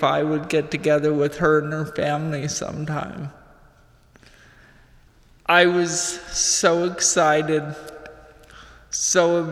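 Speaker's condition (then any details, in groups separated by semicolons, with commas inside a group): Cerebral palsy; slow typing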